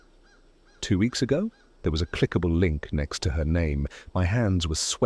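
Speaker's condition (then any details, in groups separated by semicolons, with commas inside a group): No condition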